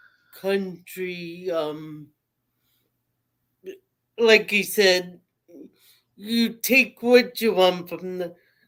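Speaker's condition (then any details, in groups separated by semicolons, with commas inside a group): Cerebral palsy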